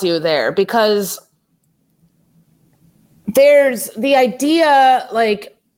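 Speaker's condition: No condition

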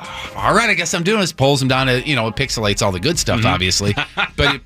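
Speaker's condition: No condition

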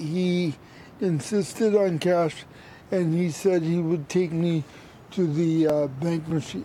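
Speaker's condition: Cerebral palsy; physical impairment; slurred speech, sometimes mistaken for intoxication

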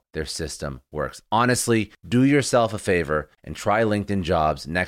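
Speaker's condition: No condition

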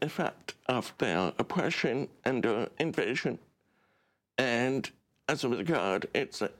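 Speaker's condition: Deaf; relies on subtitles

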